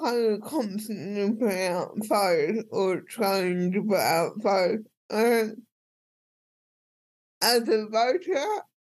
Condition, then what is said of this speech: Cerebral palsy. But they're also different because I don't care about or book about every speech impediment.